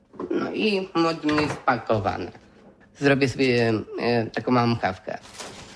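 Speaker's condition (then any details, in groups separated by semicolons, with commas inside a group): Down syndrome; sometimes forgets things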